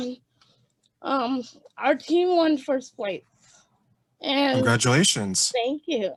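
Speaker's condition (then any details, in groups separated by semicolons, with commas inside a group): Cerebral palsy; birth oxygen deprivation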